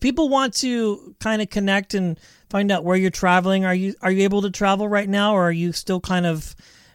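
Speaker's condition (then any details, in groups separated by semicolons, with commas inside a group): No condition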